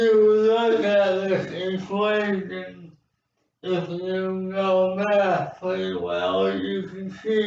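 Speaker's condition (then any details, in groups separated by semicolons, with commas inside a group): Speech impairment after birth surgery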